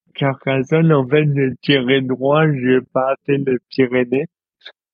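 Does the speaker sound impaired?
Yes: dystonia; neurological movement disorder, present since birth, rare, affects fine motor skills, judo from age three to offset motor troubles; 24 years old, about 24 years since onset; speech difficulties.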